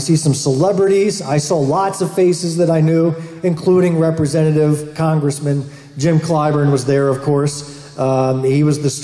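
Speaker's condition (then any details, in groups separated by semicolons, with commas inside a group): No condition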